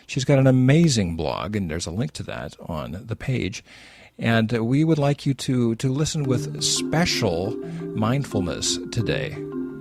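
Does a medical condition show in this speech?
No.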